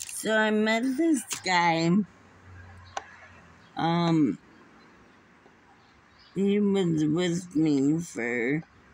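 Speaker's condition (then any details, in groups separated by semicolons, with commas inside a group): Muscular dystrophy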